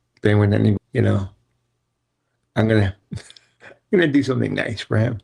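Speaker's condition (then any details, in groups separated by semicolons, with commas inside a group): Cerebral palsy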